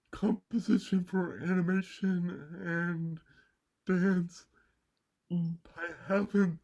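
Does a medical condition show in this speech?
Yes: cerebral palsy; mild left side.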